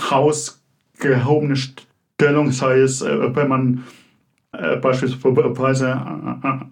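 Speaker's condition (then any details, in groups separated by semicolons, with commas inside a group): Stuttering; stuttering present even in dreams, onset age unknown; speech not fluent, blocks, fluency disorder only, knows what to say; blocks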